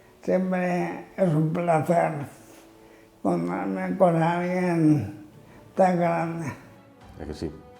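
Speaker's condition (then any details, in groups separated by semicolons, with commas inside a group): Amyotrophic lateral sclerosis (ela)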